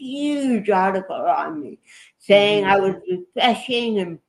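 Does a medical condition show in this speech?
Yes: cerebral palsy; present since at least age 11 or 12, affects body movements.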